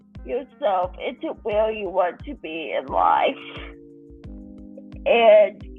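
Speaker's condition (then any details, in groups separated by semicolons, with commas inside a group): Cerebral palsy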